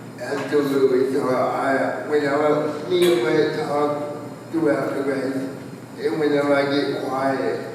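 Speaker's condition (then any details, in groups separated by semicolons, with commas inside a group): Cerebral palsy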